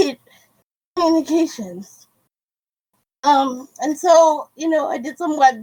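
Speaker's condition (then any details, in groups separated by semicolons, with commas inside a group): Cerebral palsy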